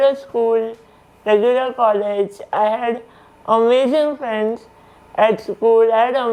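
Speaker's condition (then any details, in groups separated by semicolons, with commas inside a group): Congenital muscular dystrophy; protein deficiency weakening voluntary muscles, wheelchair; on oxygen, recovering from virus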